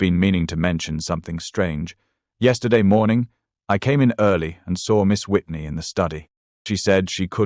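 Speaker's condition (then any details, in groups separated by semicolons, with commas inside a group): No condition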